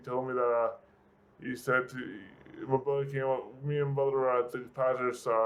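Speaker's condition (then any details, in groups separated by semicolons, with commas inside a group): Severe brain injury; speech affected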